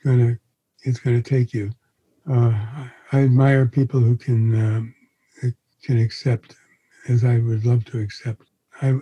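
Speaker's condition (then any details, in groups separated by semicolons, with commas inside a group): Parkinson's disease; chief symptom torpor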